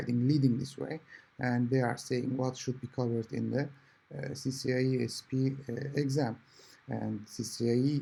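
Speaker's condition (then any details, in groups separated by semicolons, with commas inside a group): No condition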